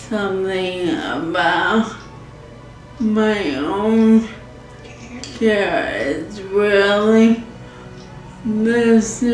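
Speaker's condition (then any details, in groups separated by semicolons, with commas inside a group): ALS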